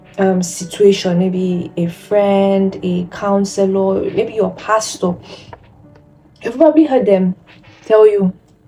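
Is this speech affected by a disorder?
No.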